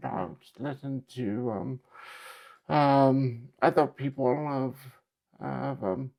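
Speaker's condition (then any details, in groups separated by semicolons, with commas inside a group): Cerebral palsy; affects speech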